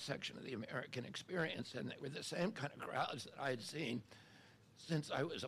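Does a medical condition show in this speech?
Yes: spasmodic dysphonia; sudden onset at age 42, titanium bridge placed between vocal cords by surgery in Japan; voice still impaired but much improved after Japanese surgery; rough shaky voice mistaken for crying, before surgery tight vocal cords blocked air, voice often failed completely.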